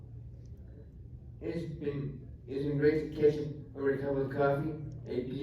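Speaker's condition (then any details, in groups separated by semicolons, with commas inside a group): Traumatic brain injury; climbing accident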